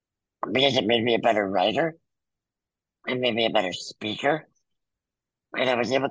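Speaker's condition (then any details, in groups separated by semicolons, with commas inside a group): Muscular dystrophy; congenital, wheelchair user, back surgery at 14 followed by near-fatal pneumonia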